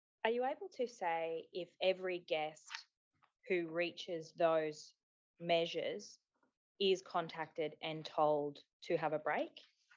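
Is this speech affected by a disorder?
No.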